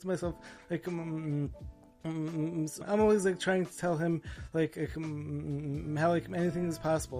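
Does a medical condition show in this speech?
Yes: stammer and stutter; near-fatal illness at 20, 3-day coma, 9 days ventilator, feeding tube, 4 hospitals in 6 weeks; ongoing speech issues, some improvement noted; speech impediment, described as barely able to speak; here blocks.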